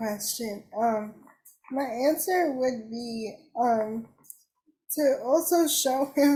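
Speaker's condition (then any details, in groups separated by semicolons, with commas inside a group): Cerebral palsy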